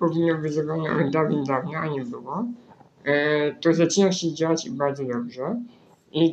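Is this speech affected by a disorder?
Yes: spinal muscular atrophy; nervous system disease preventing muscle building, arm and leg muscle wasting; cannot use normal keyboard, uses phone touchscreen connected directly to computer, right-click via two keys.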